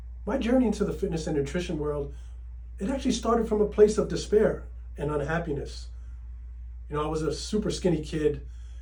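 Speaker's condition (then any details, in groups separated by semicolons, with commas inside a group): No condition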